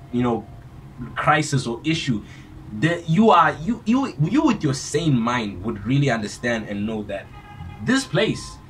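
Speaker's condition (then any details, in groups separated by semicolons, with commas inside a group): No condition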